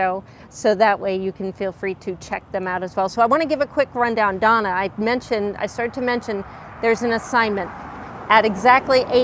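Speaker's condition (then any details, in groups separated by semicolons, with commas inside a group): No condition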